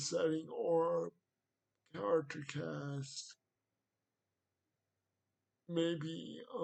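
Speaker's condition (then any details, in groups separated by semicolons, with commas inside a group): Cerebral palsy; wheelchair, needs transfer help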